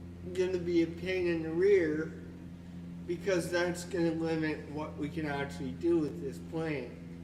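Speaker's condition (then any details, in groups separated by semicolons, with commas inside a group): Cerebral palsy; only one hand usable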